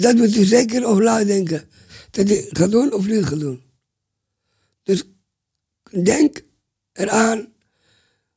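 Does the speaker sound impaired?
Yes: Down syndrome; congenital, present since birth; speaks well by own and host's account, expresses himself clearly.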